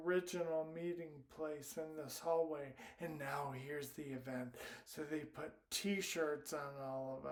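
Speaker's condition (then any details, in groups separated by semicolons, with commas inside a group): Primary lateral sclerosis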